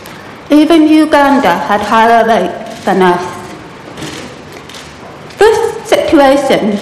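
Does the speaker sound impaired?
Yes: profound deafness; without speech at 2.5 years, mother taught basic speech before school, Mary Hare School for deaf.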